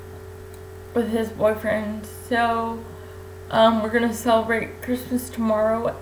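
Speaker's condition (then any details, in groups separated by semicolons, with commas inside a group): Cerebral palsy; infant ventilator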